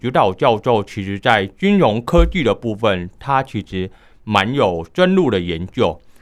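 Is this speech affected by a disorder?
Yes: hearing impairment; unusual high-frequency hearing loss, low frequencies near normal, market hearing aids largely ineffective, uses atypical assistive device; mild, high pitches barely heard, misses teammates' calls without assistive device, uses hand signals; underwent speech rehabilitation therapy.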